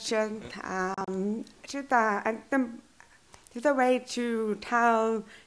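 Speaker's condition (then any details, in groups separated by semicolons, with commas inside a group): Deaf and hard of hearing; since childhood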